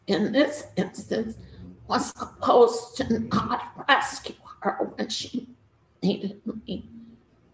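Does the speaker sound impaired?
Yes: spasmodic dysphonia; neurological, vocal cords function only in spasms; trouble speaking, unable to speak normally, voice produced in spasms.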